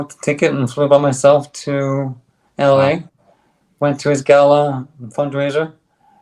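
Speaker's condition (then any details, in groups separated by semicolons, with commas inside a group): ALS; on drug, stronger bite, speaks better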